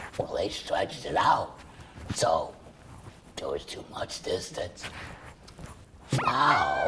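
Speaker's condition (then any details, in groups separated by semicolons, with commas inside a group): Laryngectomy for laryngeal cancer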